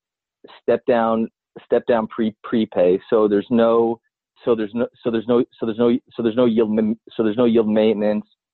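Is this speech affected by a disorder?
Yes: stutter; years ago caused strong fear of answering the phone; ongoing stutter evident in speech; frequent word and phrase repetitions, part-word repetitions, many fillers like um and uh; here repeated sounds.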